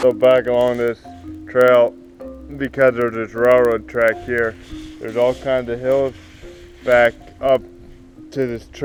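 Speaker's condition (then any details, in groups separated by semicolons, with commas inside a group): Cerebral palsy; spastic, affects walking and legs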